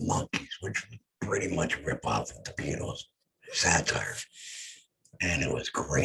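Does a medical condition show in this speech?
Yes: head and neck cancer; voice lost.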